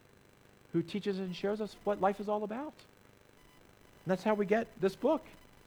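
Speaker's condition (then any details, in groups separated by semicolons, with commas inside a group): No condition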